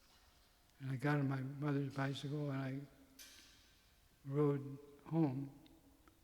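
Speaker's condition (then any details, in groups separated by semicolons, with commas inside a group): Parkinson's; tremor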